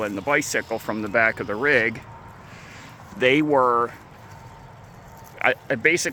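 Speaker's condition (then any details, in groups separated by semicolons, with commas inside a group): No condition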